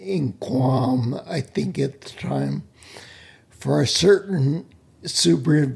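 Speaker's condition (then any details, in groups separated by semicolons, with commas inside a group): Spinocerebellar ataxia; speech impediment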